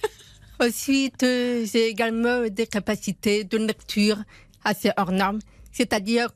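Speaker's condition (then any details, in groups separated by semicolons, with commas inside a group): Profound congenital deafness; profound deafness from birth, diagnosed at nine months, hearing aids from age one, later cochlear implant; told would never speak, learned speech by lip-reading, never heard own voice, twenty years of speech work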